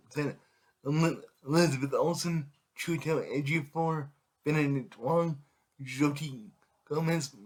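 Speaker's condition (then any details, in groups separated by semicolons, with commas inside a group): Cerebral palsy; affects all muscles; able to speak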